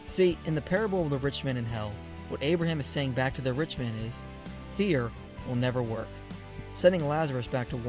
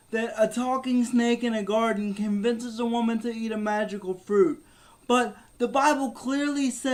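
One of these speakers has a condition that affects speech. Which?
The second: cerebral palsy; spastic twitchy movements, wheelchair user; speech somewhat affected, occasional slurring, mostly controlled.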